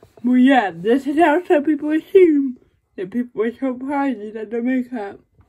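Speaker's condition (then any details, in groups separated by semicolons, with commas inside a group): Cerebral palsy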